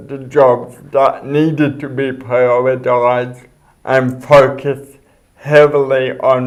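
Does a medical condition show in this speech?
Yes: cerebral palsy; affects walking, coordination, speech; can walk; speech impediment, noticeable voice.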